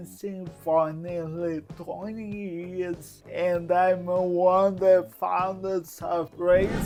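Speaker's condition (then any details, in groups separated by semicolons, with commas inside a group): Cerebral palsy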